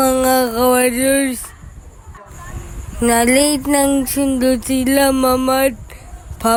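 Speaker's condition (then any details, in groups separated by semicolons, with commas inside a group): Cerebral palsy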